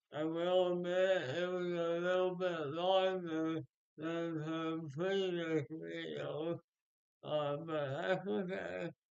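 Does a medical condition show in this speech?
Yes: speech impairment after birth surgery.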